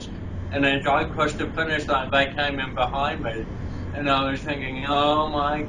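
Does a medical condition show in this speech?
Yes: cerebral palsy; mild brain injury.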